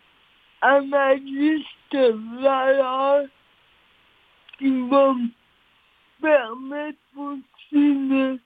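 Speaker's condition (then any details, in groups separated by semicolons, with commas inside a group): Cerebral palsy; since birth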